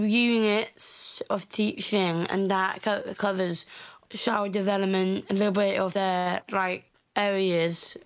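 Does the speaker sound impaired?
Yes: Down syndrome.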